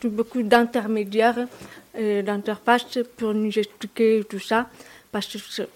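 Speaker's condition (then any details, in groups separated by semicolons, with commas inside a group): Hard of hearing; uses sign language (LSF) for communication, would need an interpreter; did not fully understand the discussion, says LSF interpreters needed for information access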